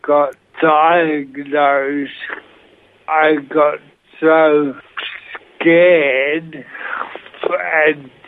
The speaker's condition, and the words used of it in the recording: ALS (motor neuron disease). But you have to be aware he's got a breathing mask on.